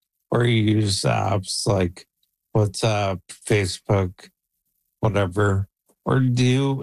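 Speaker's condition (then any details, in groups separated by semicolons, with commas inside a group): ALS; Neuralink N1 implant 3 months ago at Toronto Western Hospital, voice banked with 11 Labs; uses Neuralink N1 brain implant to control computer, currently communicating by computer; voice declining, expects soon to lose speech, computer to speak in AI-cloned voice via Neuralink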